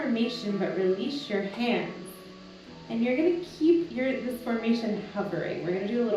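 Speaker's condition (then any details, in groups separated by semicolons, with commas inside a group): No condition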